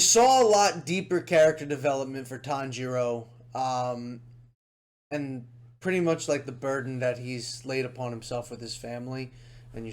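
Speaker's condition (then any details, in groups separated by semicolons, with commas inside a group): No condition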